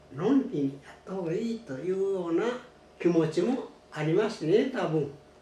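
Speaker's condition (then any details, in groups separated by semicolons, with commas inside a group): No condition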